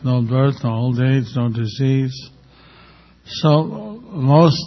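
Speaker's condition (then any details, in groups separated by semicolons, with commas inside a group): Stroke with facial paralysis; one side of face a little paralyzed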